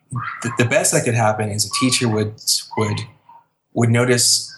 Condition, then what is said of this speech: Stuttering. I go through periods where it just comes up in small ways.